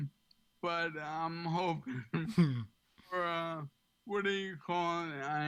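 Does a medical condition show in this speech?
Yes: ALS; slightly slurred, has to slow down.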